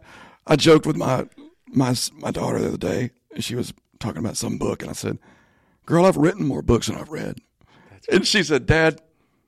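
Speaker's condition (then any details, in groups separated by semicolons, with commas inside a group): Spasmodic dysphonia; voice issue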